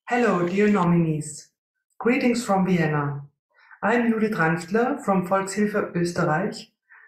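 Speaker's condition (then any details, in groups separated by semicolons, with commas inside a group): No condition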